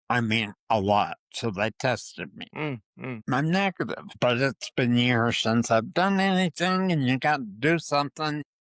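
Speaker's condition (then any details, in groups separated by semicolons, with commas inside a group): Parkinson's disease; diagnosed 1 to 1.5 years ago, physical therapy, walking again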